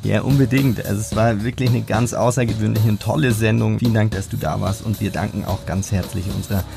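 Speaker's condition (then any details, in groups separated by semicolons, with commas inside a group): No condition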